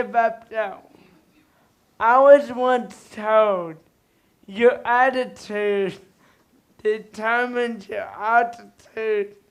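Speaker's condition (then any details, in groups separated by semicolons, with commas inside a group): Cerebral palsy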